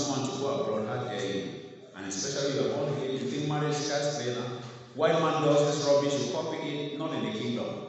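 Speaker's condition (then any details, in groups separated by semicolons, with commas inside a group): No condition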